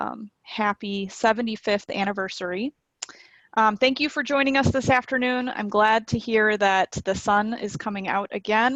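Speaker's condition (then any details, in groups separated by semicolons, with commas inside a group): No condition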